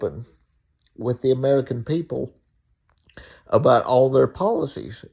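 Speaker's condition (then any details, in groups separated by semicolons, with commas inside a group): Cerebral palsy; reports speaking clearly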